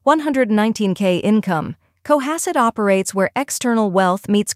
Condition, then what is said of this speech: None; typical speech.